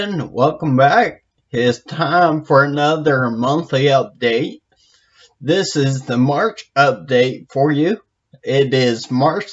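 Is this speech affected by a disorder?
Yes: brain injury.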